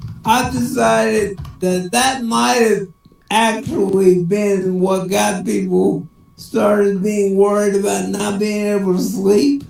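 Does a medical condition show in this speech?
Yes: cerebral palsy; speech sounds drunk.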